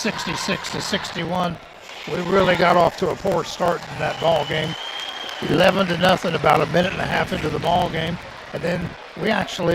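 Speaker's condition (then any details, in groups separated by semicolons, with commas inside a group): No condition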